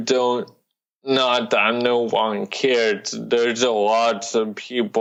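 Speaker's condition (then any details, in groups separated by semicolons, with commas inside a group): Cerebral palsy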